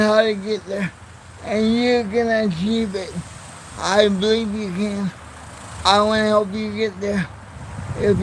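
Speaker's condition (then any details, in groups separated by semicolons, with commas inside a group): Cerebral palsy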